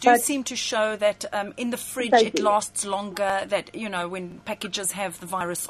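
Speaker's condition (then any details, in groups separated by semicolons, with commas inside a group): No condition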